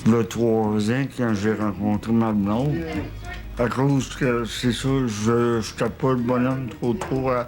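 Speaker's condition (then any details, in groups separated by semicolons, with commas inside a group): Cerebral palsy; present from birth; 37 years since onset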